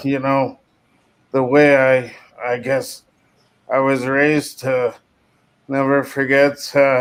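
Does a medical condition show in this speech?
Yes: cerebral palsy; from birth, lifelong wheelchair use; diagnosed at 6 months.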